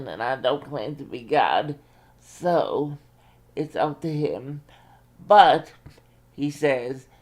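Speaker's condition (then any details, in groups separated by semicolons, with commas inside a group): Cerebral palsy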